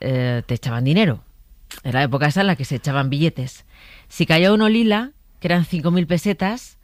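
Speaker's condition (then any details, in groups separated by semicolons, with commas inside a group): No condition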